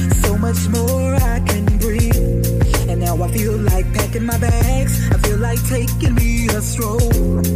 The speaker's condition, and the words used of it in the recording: None; typical speech.